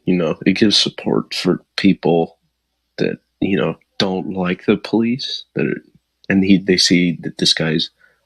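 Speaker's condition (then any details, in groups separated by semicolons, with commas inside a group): No condition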